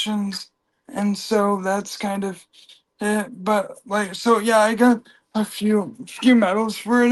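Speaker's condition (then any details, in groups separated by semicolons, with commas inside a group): Cerebral palsy; from birth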